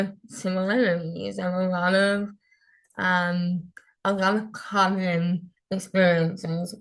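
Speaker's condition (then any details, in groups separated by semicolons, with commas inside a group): Moebius syndrome; facial difference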